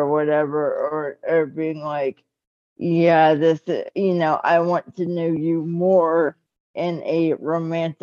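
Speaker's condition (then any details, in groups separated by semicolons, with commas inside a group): Cerebral palsy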